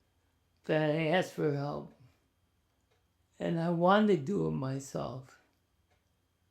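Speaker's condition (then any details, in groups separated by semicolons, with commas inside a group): ALS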